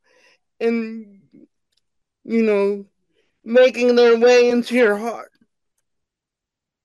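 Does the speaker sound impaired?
Yes: cerebral palsy; wheelchair bound.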